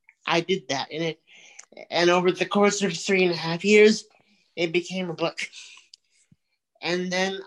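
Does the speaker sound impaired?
Yes: cerebral palsy; physical and occupational therapy.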